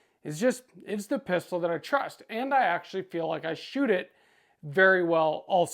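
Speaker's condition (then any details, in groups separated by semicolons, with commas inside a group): No condition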